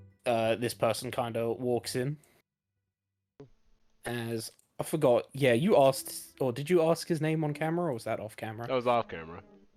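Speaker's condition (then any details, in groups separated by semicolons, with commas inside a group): No condition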